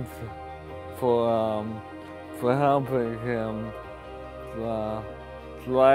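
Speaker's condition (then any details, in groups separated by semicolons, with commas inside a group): ALS; wheelchair user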